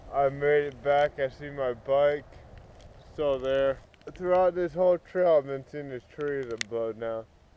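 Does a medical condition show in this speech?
Yes: cerebral palsy.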